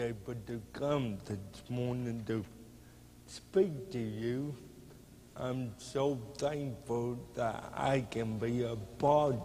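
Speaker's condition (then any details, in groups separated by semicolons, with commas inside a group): Cerebral palsy; speech hard to understand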